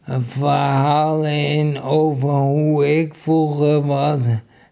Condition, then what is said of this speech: ALS (motor neuron disease). Voor mijn gevoel heeft het vooral qua spraak en slikken en qua benauwdheid geholpen.